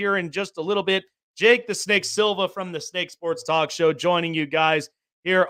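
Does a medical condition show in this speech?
No.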